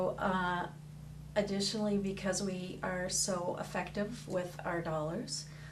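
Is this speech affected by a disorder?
No.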